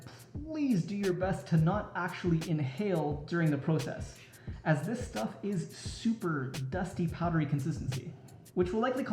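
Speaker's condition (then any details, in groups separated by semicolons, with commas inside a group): No condition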